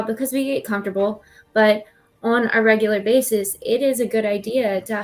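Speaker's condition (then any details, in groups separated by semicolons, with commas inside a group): No condition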